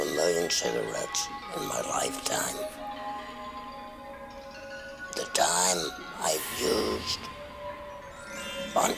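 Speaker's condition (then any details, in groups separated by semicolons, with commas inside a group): Laryngectomy; quiet voice, speaks without vocal cords, breathes through stoma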